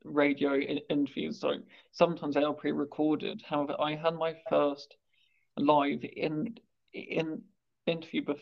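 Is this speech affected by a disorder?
Yes: stammer; lifelong; varies, rarely stammers at office, awful working from home, more panic on stammer-related press talk; sometimes absent, sometimes really bad, goes when talking about passions like cars or stammering; here repeated words, prolonged sounds.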